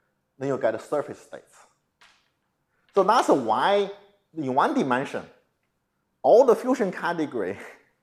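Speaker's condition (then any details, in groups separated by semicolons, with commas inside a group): No condition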